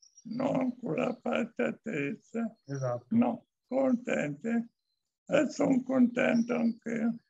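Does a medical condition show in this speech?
Yes: amyotrophic lateral sclerosis; still speaks.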